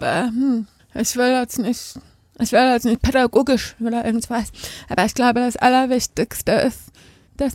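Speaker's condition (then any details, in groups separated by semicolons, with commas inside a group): Deafness; attended hearing school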